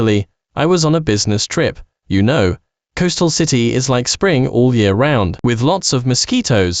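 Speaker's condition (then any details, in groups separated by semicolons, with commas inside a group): No condition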